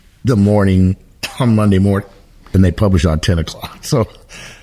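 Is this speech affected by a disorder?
No.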